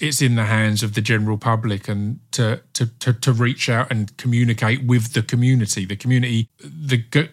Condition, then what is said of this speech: Stuttering. I, I know that when I do a lot of work for st- st- STAMMA, always on cue, the British Stammering Association.